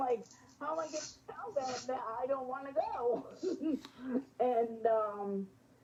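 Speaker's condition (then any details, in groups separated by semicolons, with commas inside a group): Spastic quadriplegic cerebral palsy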